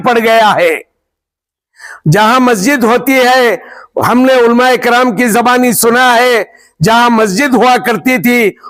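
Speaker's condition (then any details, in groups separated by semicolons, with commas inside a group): No condition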